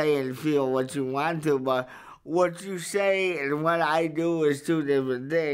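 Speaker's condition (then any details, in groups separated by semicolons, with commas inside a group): Cerebral palsy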